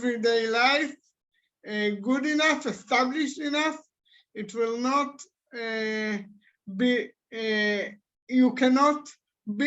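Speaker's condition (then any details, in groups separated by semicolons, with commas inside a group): Cerebral palsy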